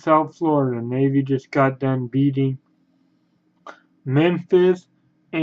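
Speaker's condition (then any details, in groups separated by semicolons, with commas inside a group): Cerebral palsy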